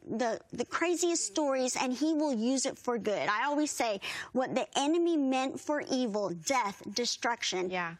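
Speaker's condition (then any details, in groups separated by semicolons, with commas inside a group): Bilateral cleft lip and palate; severe bilateral cleft lip and palate from birth, born in Guatemala mountains, not expected to survive; unable to nurse as infant, once could not speak, needed interpreters, singing voice strong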